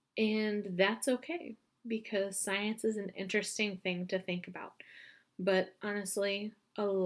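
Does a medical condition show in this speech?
No.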